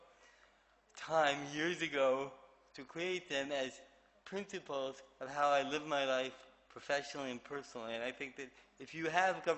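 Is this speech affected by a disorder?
Yes: cerebral palsy; affects movement and speech.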